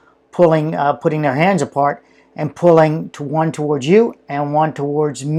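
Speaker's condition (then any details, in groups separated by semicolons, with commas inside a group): No condition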